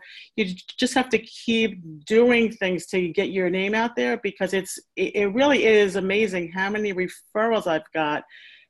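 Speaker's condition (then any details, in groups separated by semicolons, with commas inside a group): Stuttering; person who stutters, personal experience of stuttering, involved in support groups for adults who stutter; earlier felt speech not fluent enough to specialize in stuttering therapy; prolonged sounds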